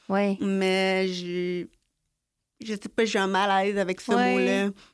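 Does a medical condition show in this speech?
Yes: deafness; hearing aids, learned LPC (Langage Parlé Complété), LSQ from Cégep, school with hearing pupils from age 6; hearing aids by day, none at night or on waking, light alert system at night; speaks and communicates orally, loses track in multi-speaker settings, later used LSQ interpreters in class.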